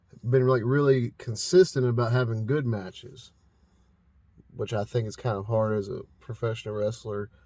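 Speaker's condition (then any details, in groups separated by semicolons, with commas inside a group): No condition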